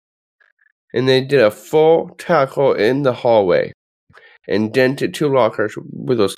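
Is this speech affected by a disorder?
Yes: Down syndrome; present from birth.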